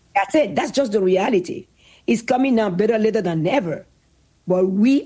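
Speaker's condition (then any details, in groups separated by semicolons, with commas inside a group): No condition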